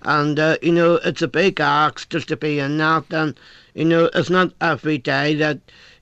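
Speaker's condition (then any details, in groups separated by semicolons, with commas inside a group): Down syndrome; present from birth; doctor predicted at about 18 months never to speak, now speaks for himself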